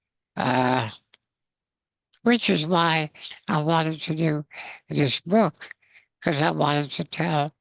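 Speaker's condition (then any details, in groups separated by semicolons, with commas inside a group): Spinal muscular atrophy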